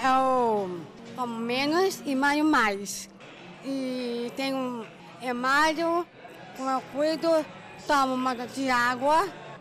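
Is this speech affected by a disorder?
Yes: Down syndrome; speaks in radio interview, answers questions herself.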